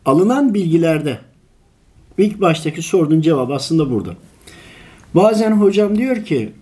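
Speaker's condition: No condition

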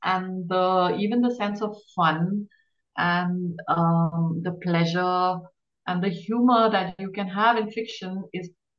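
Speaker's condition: No condition

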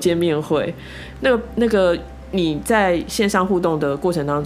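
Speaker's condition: No condition

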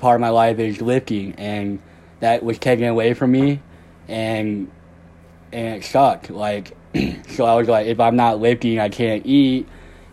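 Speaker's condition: Cleft lip and palate; doing well

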